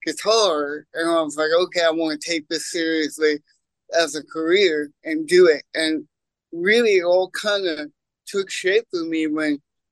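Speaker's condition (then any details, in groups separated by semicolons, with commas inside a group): Cerebral palsy; congenital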